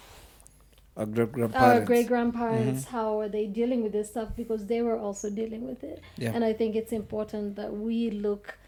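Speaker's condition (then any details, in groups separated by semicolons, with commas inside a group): No condition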